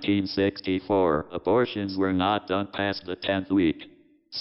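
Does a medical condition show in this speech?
Yes: cerebral palsy, through a speech-generating device; cerebral palsy diagnosed at age 4, brain injury to cerebellum, cannot walk, uses wheelchair; uses speech software to talk and sing; own speech hard to understand, talks and sings through speech software.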